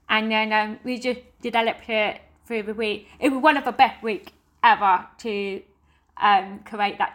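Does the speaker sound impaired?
Yes: deafness; lip reads all day among hearing people, finds it tiring.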